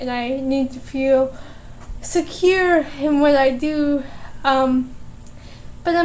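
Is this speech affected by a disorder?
Yes: cerebral palsy.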